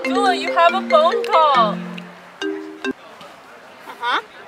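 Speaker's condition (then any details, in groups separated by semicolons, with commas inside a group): No condition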